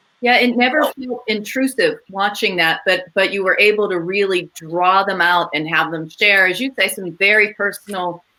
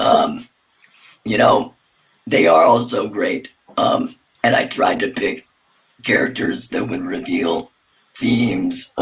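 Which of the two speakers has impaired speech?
The second: laryngectomy; total laryngectomy after radiation damage, voice prosthesis, neck stoma breathing; several years since surgery; slower with more pauses, no laughter sound, breaks help.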